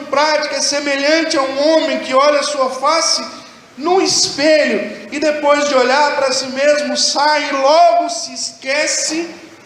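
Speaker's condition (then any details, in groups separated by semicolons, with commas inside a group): No condition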